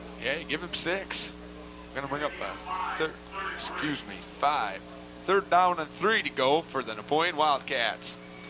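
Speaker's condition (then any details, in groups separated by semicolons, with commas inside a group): No condition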